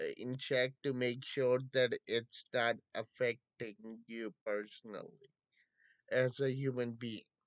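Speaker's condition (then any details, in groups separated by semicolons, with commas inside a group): Friedreich's ataxia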